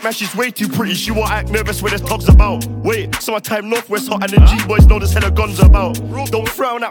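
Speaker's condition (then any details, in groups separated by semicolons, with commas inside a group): No condition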